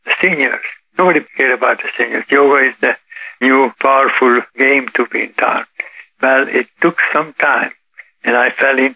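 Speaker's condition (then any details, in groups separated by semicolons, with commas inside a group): Parkinson's disease; practices 1 hour)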